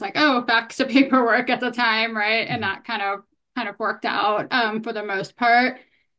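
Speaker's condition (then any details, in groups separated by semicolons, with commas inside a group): Hearing loss; bilateral, noticed about age 5, analog then digital hearing aids, right ear beyond aid benefit, left hearing aid; right cochlear implant at Johns Hopkins under a year ago, recognition 0% to 93%, considering left implant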